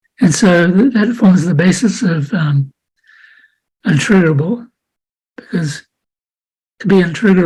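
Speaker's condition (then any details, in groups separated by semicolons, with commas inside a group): Parkinson's disease; unsteady walking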